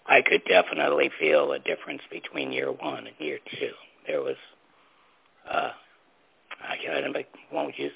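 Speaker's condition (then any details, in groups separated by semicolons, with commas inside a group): Laryngectomy; voice box surgically removed after cancer at young age; cancer about 8 years ago, guides qi healing energy into throat, school of qi energy heals; learned to talk differently, different tone of voice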